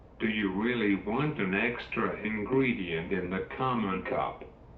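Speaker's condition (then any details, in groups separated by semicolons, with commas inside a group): Cerebral palsy; uses wheelchair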